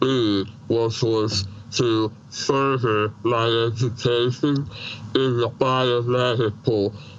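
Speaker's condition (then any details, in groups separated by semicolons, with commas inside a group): Treacher Collins syndrome, severe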